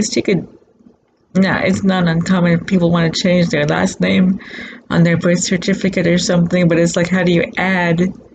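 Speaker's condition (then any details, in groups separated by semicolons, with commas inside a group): Cerebral palsy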